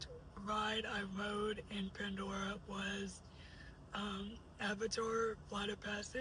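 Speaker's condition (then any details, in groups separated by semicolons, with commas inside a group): Cerebral palsy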